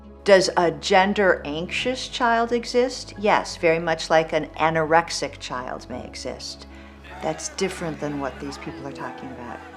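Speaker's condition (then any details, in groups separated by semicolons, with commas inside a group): No condition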